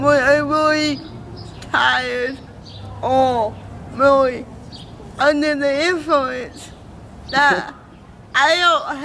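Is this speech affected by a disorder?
Yes: cerebral palsy.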